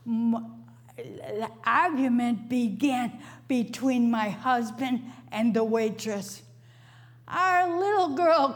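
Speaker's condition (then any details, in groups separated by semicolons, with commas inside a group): Stroke; right arm and hand paralyzed, memory and speech critically affected; over 6 years unable to speak, read or write, struggled to recite with effortful breath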